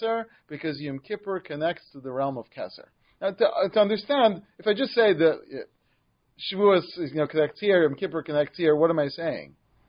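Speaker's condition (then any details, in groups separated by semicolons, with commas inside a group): No condition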